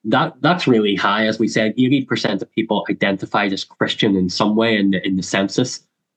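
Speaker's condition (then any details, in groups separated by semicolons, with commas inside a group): Cleft lip and palate; congenital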